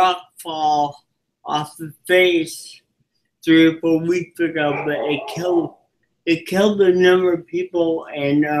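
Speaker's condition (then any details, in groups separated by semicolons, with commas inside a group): Cerebral palsy; from birth, physical disability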